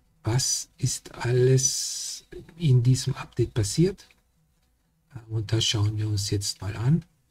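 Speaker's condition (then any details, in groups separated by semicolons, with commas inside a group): No condition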